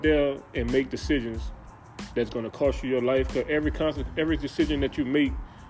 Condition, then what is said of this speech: None; typical speech.